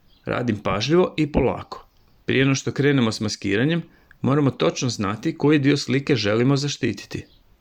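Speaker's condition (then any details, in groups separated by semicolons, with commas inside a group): No condition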